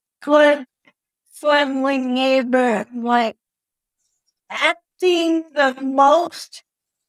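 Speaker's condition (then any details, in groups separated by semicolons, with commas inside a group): Cerebral palsy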